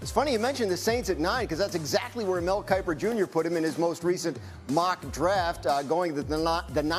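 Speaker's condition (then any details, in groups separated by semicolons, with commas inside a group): No condition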